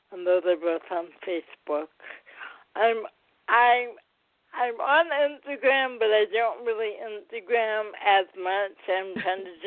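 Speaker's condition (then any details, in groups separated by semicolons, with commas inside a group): Cerebral palsy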